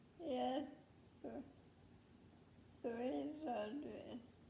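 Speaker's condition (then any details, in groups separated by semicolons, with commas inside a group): Leukodystrophy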